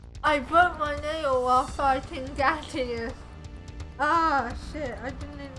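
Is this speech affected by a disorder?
Yes: cerebral palsy.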